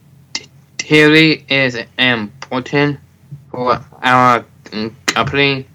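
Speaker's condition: Down syndrome

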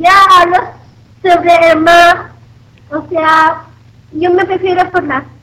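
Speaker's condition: Down syndrome; self-described good language

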